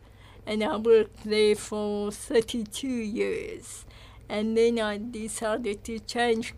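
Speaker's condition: Cerebral palsy; others asked if drunk or why speech sounded funny

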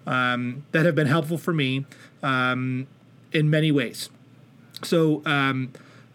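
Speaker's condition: No condition

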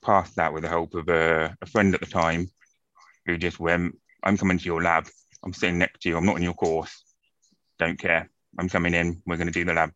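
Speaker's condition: Profound deafness, acquired from meningitis; cochlear implant user, big hearing loss even with implant, listening fatigue, migraine-type headaches, tiredness

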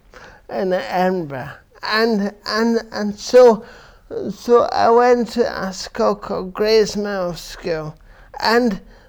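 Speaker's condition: Cerebral palsy; from birth; affects verbal speech

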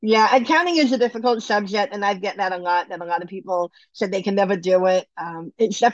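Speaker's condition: Bilateral cleft lip and palate; congenital

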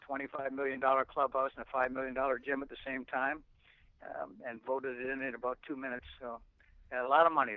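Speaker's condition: No condition

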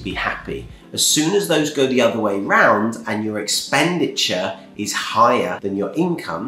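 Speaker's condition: No condition

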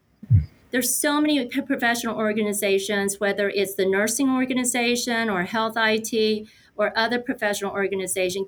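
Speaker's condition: No condition

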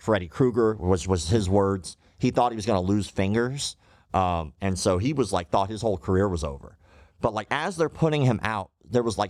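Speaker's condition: Cleft lip and palate

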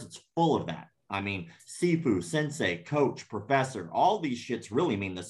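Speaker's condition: Cleft palate; congenital cleft palate, scars on face

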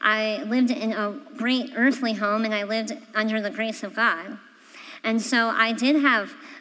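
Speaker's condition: Cleft palate; congenital

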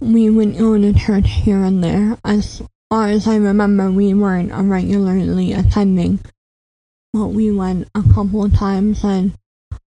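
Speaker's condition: Cleft palate; congenital

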